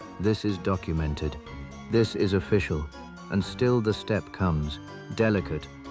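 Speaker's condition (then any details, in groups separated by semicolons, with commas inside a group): No condition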